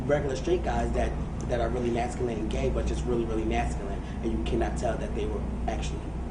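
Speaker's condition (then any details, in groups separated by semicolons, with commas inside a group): No condition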